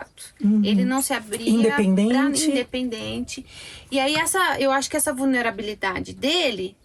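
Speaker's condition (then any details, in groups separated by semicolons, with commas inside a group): No condition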